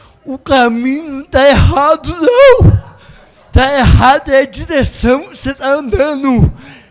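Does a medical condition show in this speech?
Yes: cerebral palsy.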